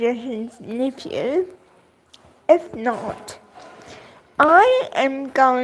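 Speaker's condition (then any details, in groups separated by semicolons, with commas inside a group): Cerebral palsy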